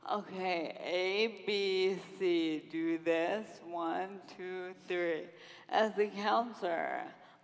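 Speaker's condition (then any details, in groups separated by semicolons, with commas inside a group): Friedreich's ataxia; over two decades since onset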